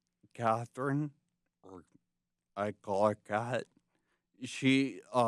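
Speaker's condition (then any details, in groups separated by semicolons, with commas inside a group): Traumatic brain injury from tumour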